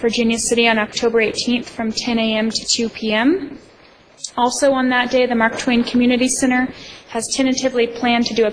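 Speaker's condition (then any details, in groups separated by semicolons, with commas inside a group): No condition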